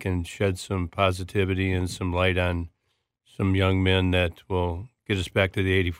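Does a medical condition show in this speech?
Yes: Parkinson's disease; left hand clutching years before diagnosis, anxiety-triggered tremor, movement and coordination affected, diagnosed within two days via Peter Secchia; four years since diagnosis, movement specialist, speech therapy, Big and Loud therapy for movement, posture, voice; speech tough, learned voice correction in Big and Loud therapy.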